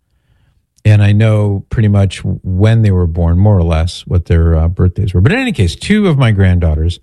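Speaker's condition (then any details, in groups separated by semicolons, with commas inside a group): No condition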